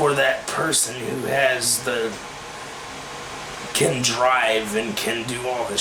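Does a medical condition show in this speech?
Yes: cerebral palsy; takes medication.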